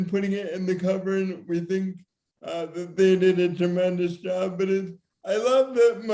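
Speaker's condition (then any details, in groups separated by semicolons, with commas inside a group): Severe cerebral palsy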